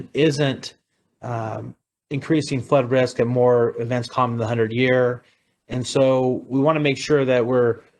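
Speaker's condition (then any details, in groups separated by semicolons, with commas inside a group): No condition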